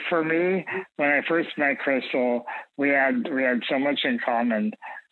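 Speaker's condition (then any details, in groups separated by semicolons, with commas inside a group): Spinal muscular atrophy type 2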